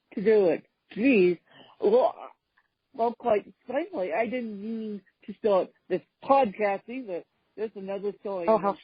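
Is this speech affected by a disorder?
Yes: cerebral palsy; speech impediment.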